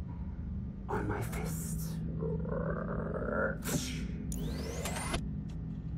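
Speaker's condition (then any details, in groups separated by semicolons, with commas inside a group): No condition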